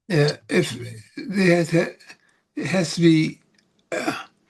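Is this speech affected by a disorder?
Yes: Parkinson's; about 18 years since onset.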